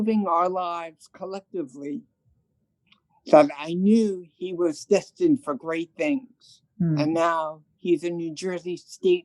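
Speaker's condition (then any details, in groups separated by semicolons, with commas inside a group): Cerebral palsy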